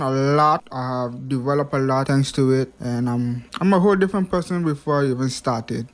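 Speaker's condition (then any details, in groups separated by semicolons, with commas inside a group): Hearing impairment; past speech impediment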